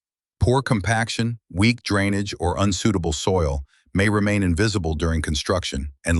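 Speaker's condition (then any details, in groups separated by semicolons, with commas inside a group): No condition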